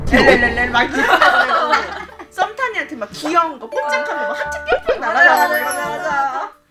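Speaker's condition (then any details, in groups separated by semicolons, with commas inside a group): No condition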